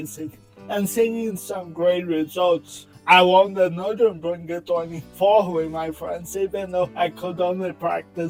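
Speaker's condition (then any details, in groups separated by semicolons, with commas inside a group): Cerebral palsy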